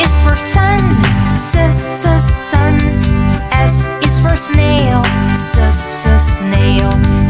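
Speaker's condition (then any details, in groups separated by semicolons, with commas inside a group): No condition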